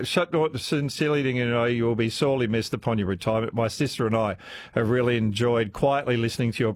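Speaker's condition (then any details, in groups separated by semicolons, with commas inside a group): No condition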